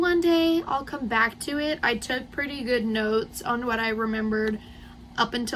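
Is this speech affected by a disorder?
No.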